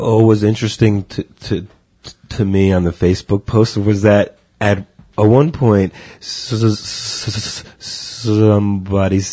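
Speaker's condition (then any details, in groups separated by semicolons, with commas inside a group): Stuttering; lifelong stuttering, long history of avoiding stuttering, involved in stuttering self-help and therapy; open about stuttering, advertises stuttering; stutter-like tension when signing own name, worse under pressure or with people watching; repeated sounds, blocks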